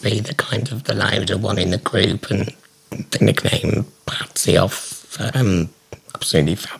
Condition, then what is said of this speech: Laryngectomy. They're sort of like, oh, a lot of people always think it's a sore throat, and they're like, oh, I hope your voice gets better.